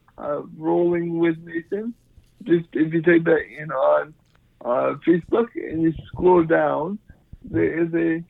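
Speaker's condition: Cerebral palsy; uses voice very well, Siri voice texting on iPhone works with practice, sometimes misrecognized words

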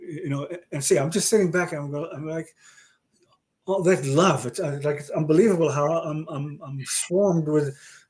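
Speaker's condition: Aphasia after stroke; expresses self relatively well, unlike others who cannot, rambles off track a little

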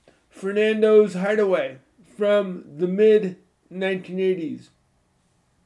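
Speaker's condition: Cerebral palsy; cerebral palsy since childhood

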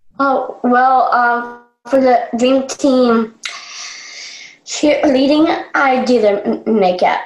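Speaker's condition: Down syndrome; low muscle tone, oral motor skills therapy from infancy, speech therapy about 16 years; weekly speech therapy Wednesdays with Mr. Vinny, daily home practice, constant reminders to close lips; weaker facial speech muscles affect speech patterns, sometimes unclear or too quiet, lips apart

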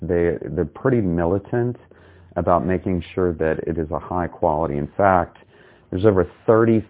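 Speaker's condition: No condition

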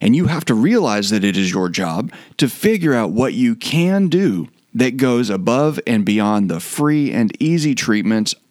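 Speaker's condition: No condition

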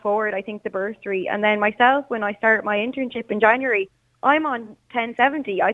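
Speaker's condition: No condition

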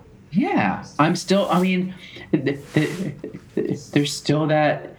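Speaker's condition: Stuttering; not caused by nervousness; stutters openly, no longer switches words; now stutters through words, sometimes fluent; repeated sounds, blocks

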